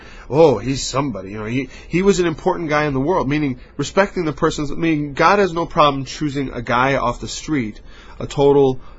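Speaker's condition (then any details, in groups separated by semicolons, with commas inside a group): No condition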